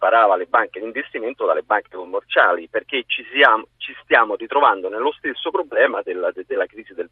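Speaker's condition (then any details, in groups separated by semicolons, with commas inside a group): No condition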